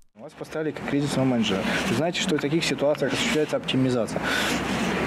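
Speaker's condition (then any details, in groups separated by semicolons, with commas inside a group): No condition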